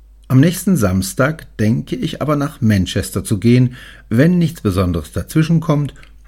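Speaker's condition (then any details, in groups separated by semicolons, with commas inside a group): No condition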